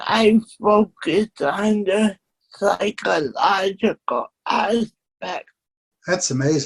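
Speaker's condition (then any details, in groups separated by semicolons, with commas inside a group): Cerebral palsy; one hand more affected; slight speech impediment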